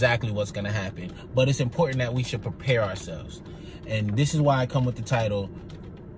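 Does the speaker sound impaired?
No.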